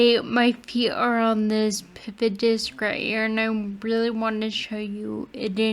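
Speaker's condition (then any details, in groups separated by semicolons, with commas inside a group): Friedreich's ataxia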